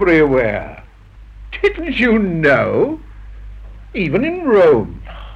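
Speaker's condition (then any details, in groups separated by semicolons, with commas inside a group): No condition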